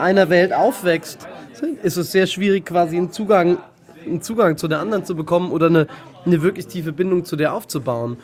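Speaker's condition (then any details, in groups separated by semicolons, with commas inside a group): Tourette syndrome; tics since about age six, small tics reportedly even earlier per grandmother; occasional small tics during recording; small tics may occur during speech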